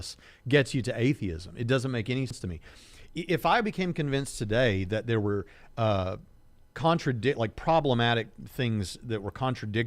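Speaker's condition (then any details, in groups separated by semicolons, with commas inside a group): No condition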